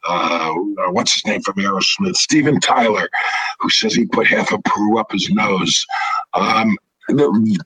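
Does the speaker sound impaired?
Yes: throat cancer, vocal cords removed; throat cancer from 1996, 63 surgeries under general plus about 100 in office; no voice for about five years after vocal cord removal, now partial voice.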